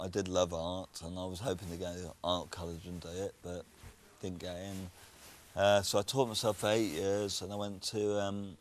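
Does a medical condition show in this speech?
Yes: cerebral palsy; speech defect since childhood.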